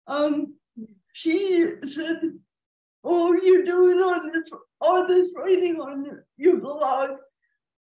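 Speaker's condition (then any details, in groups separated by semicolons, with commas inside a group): Cerebral palsy, quadriplegia; nurse helps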